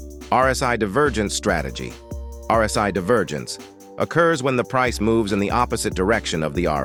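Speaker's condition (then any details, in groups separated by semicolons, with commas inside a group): No condition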